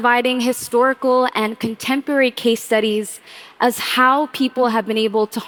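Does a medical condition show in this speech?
No.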